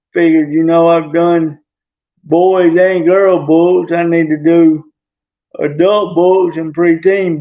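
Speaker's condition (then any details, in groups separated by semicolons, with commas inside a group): Traumatic brain injury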